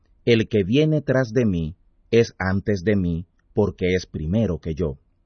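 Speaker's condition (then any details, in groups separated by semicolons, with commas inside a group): No condition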